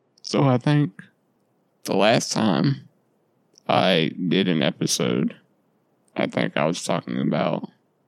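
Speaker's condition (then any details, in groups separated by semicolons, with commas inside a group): Duchenne muscular dystrophy; muscle atrophy and weight loss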